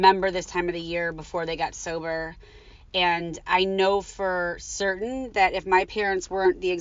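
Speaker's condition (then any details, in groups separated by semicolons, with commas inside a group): No condition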